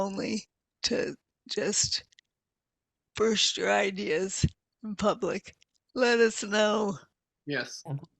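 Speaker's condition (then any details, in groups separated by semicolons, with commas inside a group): Multiple sclerosis; quadriplegic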